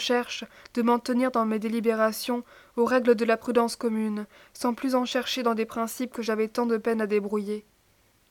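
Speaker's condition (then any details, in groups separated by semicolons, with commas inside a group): No condition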